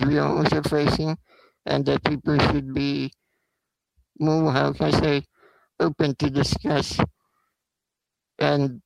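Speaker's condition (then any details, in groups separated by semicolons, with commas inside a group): Spinal muscular atrophy; takes much longer to take effect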